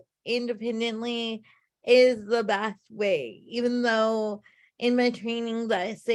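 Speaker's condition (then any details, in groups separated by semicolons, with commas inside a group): Cerebral palsy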